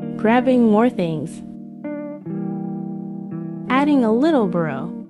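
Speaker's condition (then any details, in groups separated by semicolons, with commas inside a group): No condition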